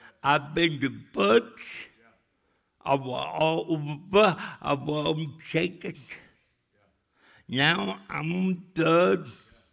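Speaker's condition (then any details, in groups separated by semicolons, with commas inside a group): Cerebral palsy; speech still affected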